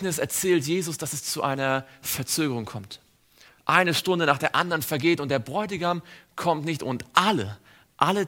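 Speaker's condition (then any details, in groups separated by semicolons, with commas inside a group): No condition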